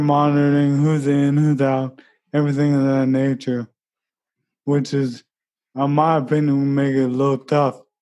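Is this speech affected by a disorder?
Yes: ALS; training 3-4 times weekly toward marathon in running chair.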